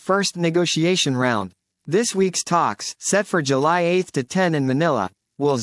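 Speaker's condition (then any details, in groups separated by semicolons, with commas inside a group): No condition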